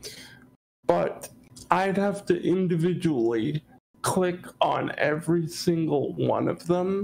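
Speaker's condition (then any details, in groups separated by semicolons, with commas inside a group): Cerebral palsy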